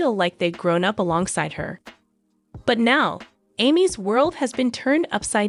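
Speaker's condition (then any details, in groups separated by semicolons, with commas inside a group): No condition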